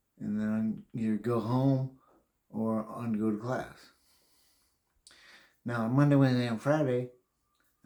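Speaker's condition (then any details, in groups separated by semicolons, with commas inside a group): Brain injury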